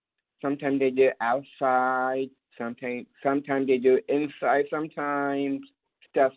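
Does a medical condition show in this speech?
Yes: Down syndrome; lives independently, describes self as very capable.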